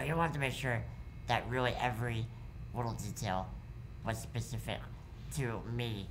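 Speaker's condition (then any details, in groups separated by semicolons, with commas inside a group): Muscular dystrophy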